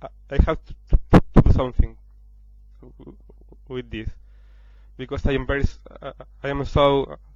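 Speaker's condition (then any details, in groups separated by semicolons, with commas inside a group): Covert stuttering; native Spanish speaker speaking English for first time; past therapy and speech lesson with little improvement, days off for therapy, motivated for psychotherapy; demonstrates metronome technique, untested in spontaneous conversation, dislikes own voice tone; repeated sounds, prolonged sounds, blocks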